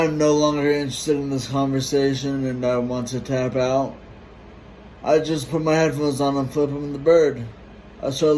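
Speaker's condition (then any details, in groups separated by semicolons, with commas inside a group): Brain injury; relearned talking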